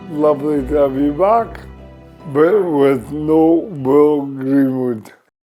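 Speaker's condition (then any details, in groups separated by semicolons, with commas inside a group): MND; descending form; slow progressing, falls, still walking; voice changed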